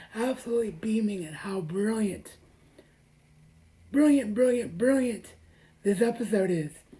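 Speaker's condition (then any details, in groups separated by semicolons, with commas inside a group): Cerebral palsy; wheelchair bound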